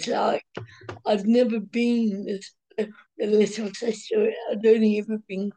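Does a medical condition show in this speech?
Yes: cerebral palsy; from birth, brain oxygen starvation, suction delivery, born medically dead, revived, slight form, mild walking wobble; speech affected a little, daily speech therapy and physiotherapy at special needs school from age 2.5.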